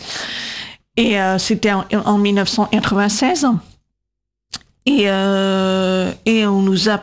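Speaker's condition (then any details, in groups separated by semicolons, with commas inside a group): Congenital deafness, profound sensorineural deafness, cytomegalovirus; diagnosed around 18 months, severe, dropped at 8, left 120 db, right 90 db; cochlear implants left at 8.5, right at 20-22, processors above ears, lip reading, noise hard; 20 years speech therapy, initially three times weekly, learned speaking and voice control, AI misrecognizes speech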